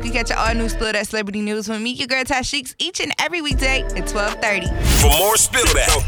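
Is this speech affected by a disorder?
No.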